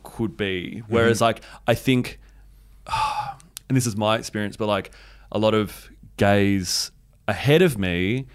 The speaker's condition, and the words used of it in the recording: No condition.